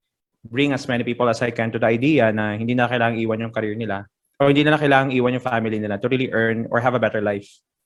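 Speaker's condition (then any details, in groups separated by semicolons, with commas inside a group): No condition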